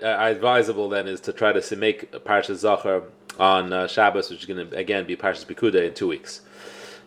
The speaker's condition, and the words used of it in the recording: No condition.